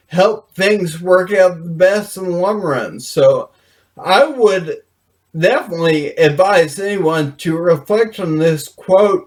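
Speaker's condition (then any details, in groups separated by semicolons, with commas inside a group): Brain injury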